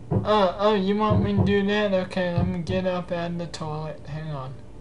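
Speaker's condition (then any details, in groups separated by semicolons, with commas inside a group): Cerebral palsy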